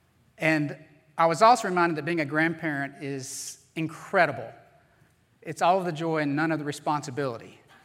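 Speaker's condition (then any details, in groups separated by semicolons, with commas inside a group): No condition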